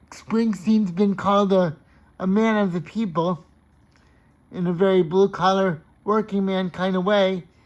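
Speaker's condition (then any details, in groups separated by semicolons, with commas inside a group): Cerebral palsy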